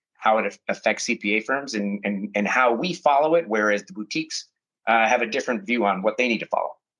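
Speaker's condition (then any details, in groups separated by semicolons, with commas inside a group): No condition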